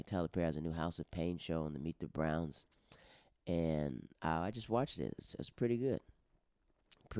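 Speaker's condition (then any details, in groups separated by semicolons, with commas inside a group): No condition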